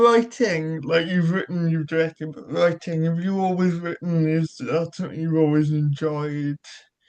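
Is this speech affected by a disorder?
Yes: cerebral palsy; childhood surgery.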